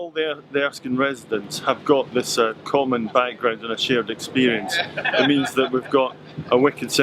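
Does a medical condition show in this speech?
No.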